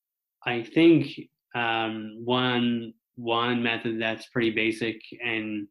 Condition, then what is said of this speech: Stuttering. But I could go out to the grocery store tonight to pick up snacks and I can't get a word out to the cashier.